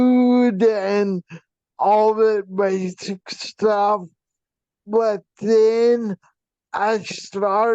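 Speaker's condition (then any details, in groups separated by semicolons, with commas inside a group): Vp shunt failure, brain pressure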